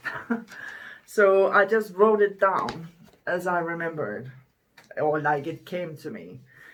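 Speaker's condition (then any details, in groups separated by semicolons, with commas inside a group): No condition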